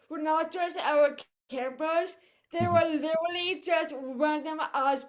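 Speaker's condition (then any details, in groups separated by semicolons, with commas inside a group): Cerebral palsy; brain bleed, right leg and arm, voice affected; physical therapy, planned foot surgery, electric wheelchair when traveling; voice affected, accent-like speech disability, voice sounds different singing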